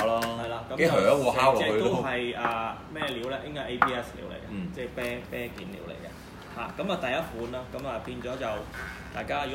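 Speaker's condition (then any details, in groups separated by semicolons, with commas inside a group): No condition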